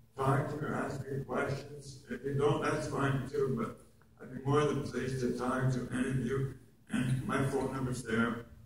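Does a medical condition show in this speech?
Yes: oral cancer; base of tongue.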